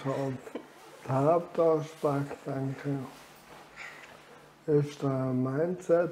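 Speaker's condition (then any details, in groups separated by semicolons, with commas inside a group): Amyotrophic lateral sclerosis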